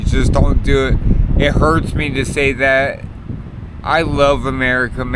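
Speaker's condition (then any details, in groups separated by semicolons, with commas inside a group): Multiple sclerosis; sometimes hard to breathe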